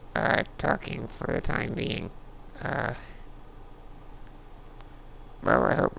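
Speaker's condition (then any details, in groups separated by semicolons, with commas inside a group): Duchenne muscular dystrophy; trach and ventilator mainly for sleep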